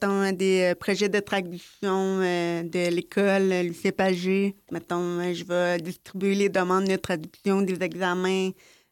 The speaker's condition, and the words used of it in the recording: Deafness. Fait que c'est ça que le problème avec les gens en société, avec une personne malentendante comme moi, qui est capable de parler, capable de communiquer, ben oui.